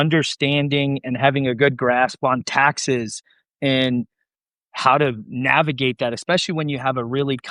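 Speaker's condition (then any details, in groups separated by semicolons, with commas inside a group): No condition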